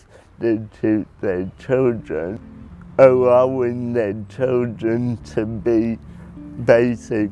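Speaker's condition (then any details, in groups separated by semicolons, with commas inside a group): Cerebral palsy; predicted at birth never to talk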